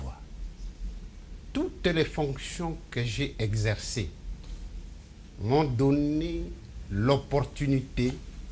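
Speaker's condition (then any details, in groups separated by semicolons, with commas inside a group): No condition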